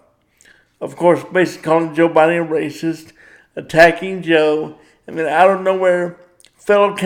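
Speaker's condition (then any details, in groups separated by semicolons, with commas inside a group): Cerebral palsy; power wheelchair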